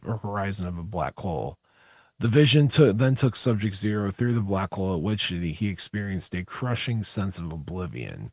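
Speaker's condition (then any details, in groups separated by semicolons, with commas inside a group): No condition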